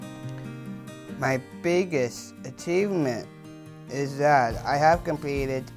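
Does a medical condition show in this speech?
Yes: Down syndrome, trisomy 21; speech really hard due to low muscle tone and tongue.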